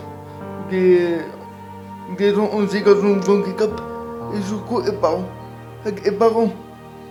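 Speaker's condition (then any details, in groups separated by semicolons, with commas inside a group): Cerebral palsy; present from birth, motor disorders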